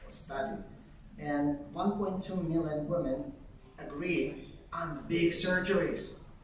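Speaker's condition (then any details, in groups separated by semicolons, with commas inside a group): No condition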